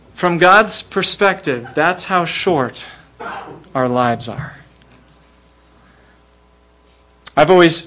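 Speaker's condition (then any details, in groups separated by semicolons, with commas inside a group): No condition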